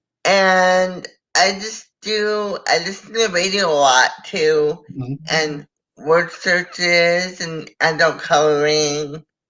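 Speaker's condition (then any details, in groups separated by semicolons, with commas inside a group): Cerebral palsy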